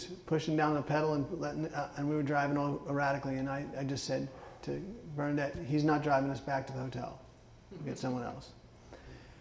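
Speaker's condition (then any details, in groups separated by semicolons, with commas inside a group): Parkinson's disease; diagnosed about 14 years before recording; Rock City Boxing with voice component, shouting counts, almost 4 years, Jayco's gym, Sarasota; some speech issues, ice water harms vocal cords, drinks warm water, speech therapy judged unnecessary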